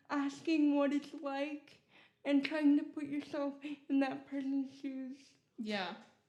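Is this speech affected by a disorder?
Yes: cerebral palsy.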